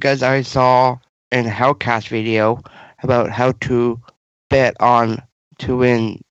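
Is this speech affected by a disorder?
Yes: Down syndrome.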